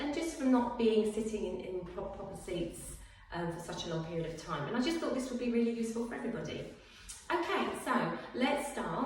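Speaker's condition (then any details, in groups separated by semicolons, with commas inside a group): No condition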